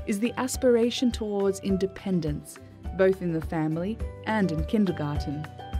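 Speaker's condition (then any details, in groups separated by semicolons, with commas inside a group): No condition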